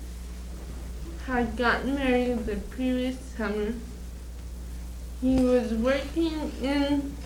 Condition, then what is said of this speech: Cerebral palsy. And when I get excited, I shouldn't really talk because then I really, and nobody understands me.